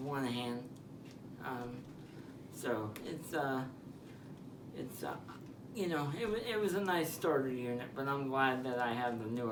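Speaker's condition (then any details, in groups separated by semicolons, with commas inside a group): Spastic diplegia cerebral palsy; spastic diplegia, manual wheelchair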